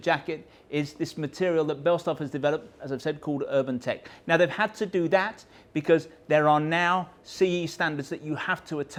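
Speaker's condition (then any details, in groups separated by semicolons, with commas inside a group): No condition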